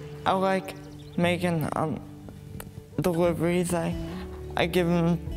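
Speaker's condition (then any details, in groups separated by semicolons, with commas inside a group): Cerebral palsy; uses wheelchair, born premature; diagnosed later, not at birth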